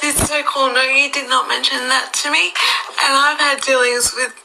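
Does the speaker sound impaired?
Yes: cerebral palsy; wheelchair user.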